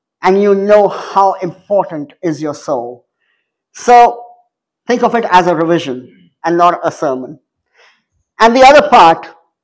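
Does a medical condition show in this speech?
Yes: cleft palate; congenital cleft palate, survival uncertain at birth; major speech impediments since childhood, still present, speaks two or three languages.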